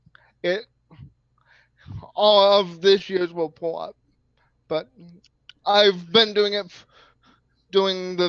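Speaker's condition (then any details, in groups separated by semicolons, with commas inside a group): Cerebral palsy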